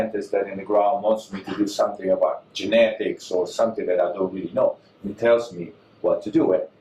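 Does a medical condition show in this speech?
No.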